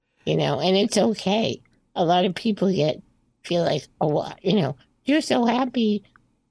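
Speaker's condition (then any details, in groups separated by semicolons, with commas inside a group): Spinal muscular atrophy type 2; slightly progressive since 20s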